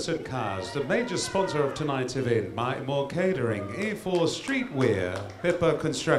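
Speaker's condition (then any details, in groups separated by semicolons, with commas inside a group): No condition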